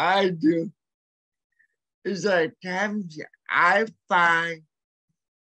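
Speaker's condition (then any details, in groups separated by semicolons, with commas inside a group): Cerebral palsy; hearing impaired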